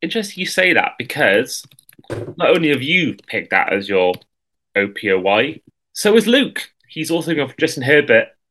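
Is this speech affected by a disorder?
No.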